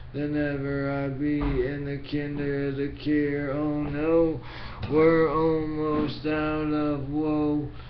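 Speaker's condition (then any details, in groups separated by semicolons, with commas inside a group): Brain injury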